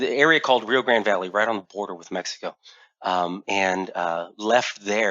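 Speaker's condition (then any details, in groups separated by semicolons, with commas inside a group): No condition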